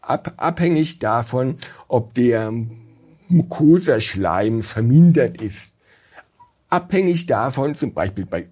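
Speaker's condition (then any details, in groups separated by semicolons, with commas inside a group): Stuttering after brain injury, acquired neurogenic; traumatic brain injury from five-metre fall, onset during school years; voice changed after injury, very severe stuttering, speech gradually improved, later able to lecture; repeated sounds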